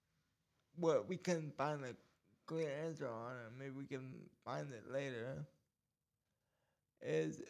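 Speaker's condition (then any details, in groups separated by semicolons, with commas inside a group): Cerebral palsy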